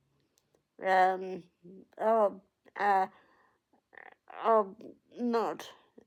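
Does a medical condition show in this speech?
Yes: cerebral palsy; onset at 8 days old.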